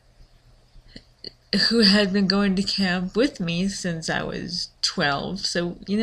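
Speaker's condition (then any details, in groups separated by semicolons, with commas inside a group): Cerebral palsy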